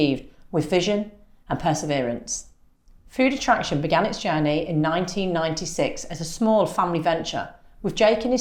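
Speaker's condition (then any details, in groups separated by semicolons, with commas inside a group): No condition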